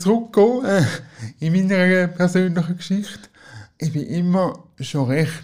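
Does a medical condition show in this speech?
Yes: cerebral palsy; from birth, physical not cognitive, wheelchair user, needs daily help, IV assistance model nearly 10 years.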